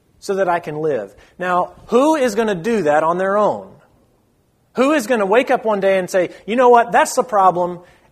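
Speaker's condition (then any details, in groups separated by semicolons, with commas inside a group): No condition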